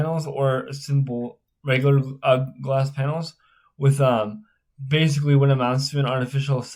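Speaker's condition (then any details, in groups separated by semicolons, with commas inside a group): Spastic cerebral palsy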